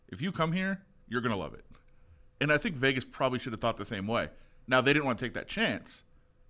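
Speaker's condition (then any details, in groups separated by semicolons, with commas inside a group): No condition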